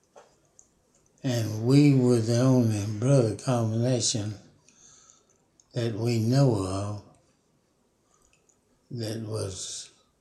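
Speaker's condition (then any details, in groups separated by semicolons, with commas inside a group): Parkinson's disease; Parkinson's for about 5 years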